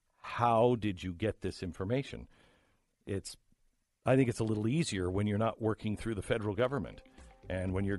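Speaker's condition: No condition

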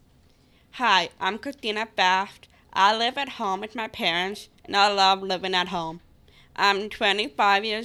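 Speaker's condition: Down syndrome; tries again speaking clearer and louder

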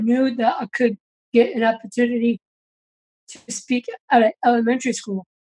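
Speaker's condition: Down syndrome; congenital

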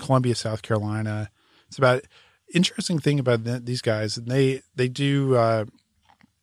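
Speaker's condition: No condition

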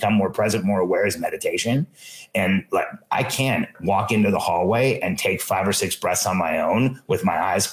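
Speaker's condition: No condition

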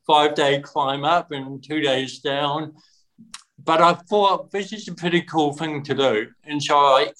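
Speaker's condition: Cerebral palsy; cerebral palsy since birth

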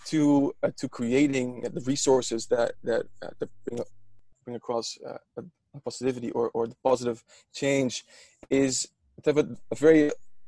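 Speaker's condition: Stuttering; own stuttering noted by speaker during conversation; repeated sounds, repeated words

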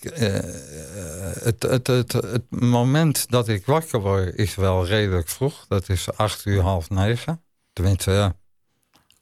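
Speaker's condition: ALS; ALS diagnosed 2021 in Zwolle hospital, began with muscle twitching during corona, 20 kg muscle lost in 1.5 years; talks less after recent days of exertion, speaking costs energy, still easy to understand

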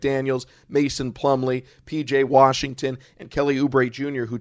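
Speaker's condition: No condition

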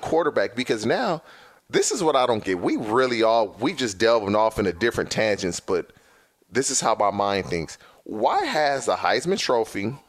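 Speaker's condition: No condition

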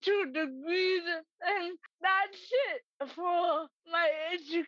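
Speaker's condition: Cerebral palsy; present from birth, affects walking and hand use, scribbled instead of writing, types instead; no longer takes medication, treated at age 8, arms opened up lately, slow typing, extra exam time

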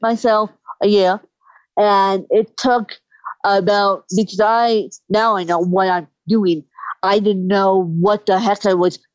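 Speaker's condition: Cerebral palsy; uses walker since back surgery

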